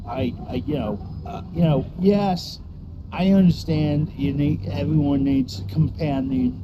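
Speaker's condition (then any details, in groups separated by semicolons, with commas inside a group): Cerebral palsy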